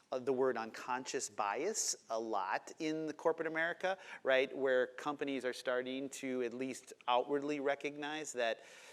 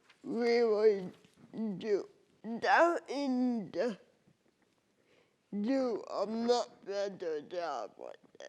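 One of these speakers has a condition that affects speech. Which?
The second: cerebral palsy; cerebral palsy accent, listeners adjust over time.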